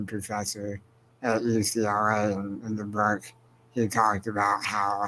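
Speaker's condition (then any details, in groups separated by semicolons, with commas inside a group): Spinal muscular atrophy; progressive, wheelchair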